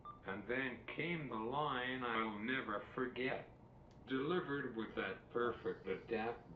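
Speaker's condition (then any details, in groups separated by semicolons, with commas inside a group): Cerebral palsy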